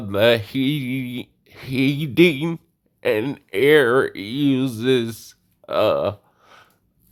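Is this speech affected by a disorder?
Yes: cerebellar degeneration and ataxia; slow speech.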